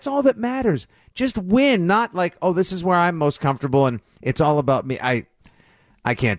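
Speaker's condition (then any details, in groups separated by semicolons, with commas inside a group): No condition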